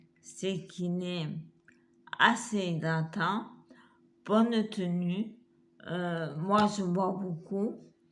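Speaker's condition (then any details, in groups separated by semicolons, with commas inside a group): Multiple sclerosis; wheelchair, hand difficulties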